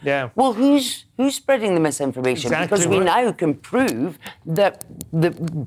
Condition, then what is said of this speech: No condition.